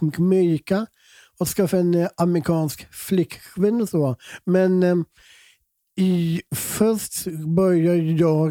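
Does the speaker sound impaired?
Yes: Down syndrome; present from birth; 32 years with condition.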